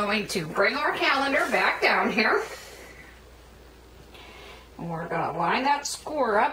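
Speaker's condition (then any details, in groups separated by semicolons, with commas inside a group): No condition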